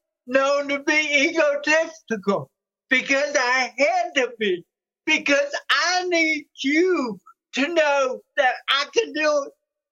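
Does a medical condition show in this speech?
Yes: cerebral palsy.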